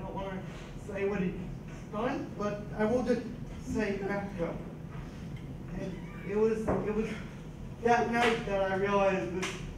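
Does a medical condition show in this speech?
Yes: cerebral palsy.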